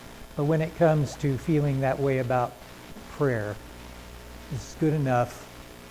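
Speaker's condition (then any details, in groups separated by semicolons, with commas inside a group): No condition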